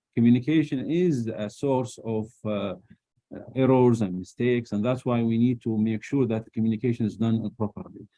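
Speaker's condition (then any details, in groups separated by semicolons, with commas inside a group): No condition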